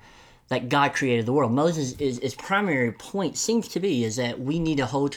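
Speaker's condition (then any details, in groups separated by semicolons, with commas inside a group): Cleft lip and palate; congenital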